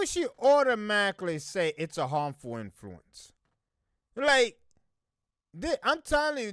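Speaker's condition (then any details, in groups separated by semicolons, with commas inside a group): No condition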